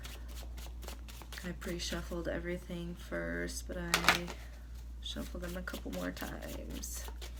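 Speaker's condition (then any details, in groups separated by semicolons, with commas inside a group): No condition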